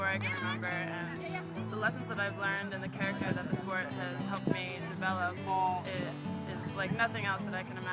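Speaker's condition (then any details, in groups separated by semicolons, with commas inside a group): No condition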